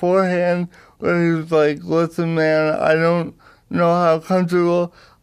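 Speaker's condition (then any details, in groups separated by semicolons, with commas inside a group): Cerebral palsy; personal support worker 6 hours weekly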